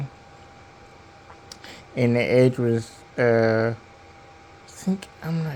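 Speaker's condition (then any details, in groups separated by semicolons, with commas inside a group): Cerebral palsy; diplegia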